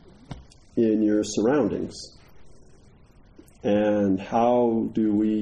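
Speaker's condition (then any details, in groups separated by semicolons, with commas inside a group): No condition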